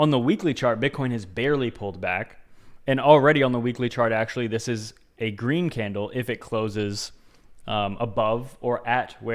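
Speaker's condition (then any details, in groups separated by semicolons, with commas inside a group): No condition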